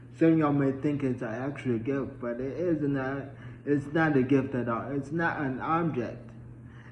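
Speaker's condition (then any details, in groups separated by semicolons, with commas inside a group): Traumatic brain injury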